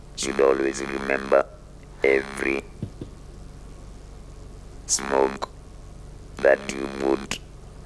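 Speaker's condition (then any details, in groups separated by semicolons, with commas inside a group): Laryngectomy for throat cancer; hoarse voice first, lost voice, speaks with neck device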